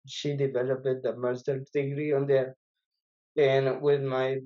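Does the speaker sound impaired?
Yes: infantile cerebral palsy; event at cesarean birth, weakness walking, standing, walked from age three, exams in Mexico.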